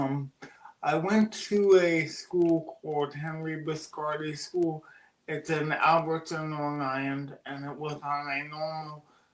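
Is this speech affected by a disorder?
Yes: cerebral palsy; oxygen loss at birth.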